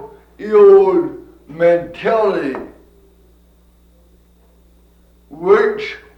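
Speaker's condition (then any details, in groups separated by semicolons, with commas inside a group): Cerebral palsy; from birth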